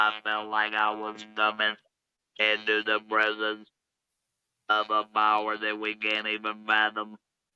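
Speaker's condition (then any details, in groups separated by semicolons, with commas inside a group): Laryngectomy; larynx removed for smoking-related laryngeal cancer, electrolarynx speech; diagnosed about a year ago, no current cancer signs; no normal speech, robotic sound, hard to understand at first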